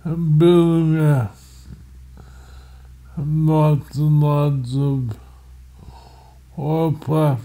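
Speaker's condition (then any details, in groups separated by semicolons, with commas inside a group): Multiple sclerosis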